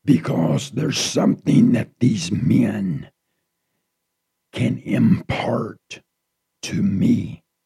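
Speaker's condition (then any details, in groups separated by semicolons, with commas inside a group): Partial laryngectomy from cancer; raspy voice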